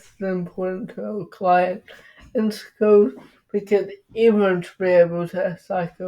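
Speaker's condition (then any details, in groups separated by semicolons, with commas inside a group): Cerebral palsy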